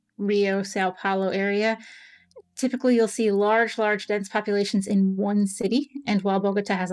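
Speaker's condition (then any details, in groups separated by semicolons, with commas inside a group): No condition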